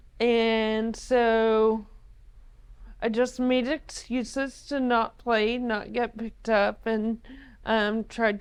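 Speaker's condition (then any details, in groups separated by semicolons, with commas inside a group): ALS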